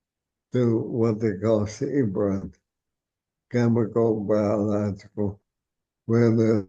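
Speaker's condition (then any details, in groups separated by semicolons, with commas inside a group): ALS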